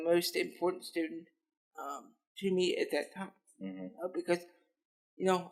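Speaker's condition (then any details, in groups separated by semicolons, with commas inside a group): Cerebral palsy; lifelong physical disability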